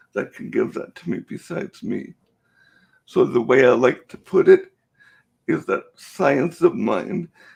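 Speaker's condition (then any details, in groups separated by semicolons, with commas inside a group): Cerebral palsy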